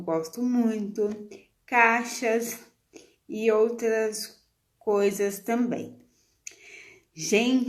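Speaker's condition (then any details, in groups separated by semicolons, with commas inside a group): Cerebral palsy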